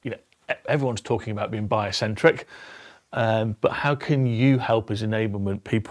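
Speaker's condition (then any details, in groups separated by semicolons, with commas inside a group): No condition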